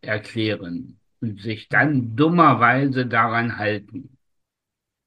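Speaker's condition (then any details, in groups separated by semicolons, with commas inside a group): Spastic tetraparesis; umbilical cord around neck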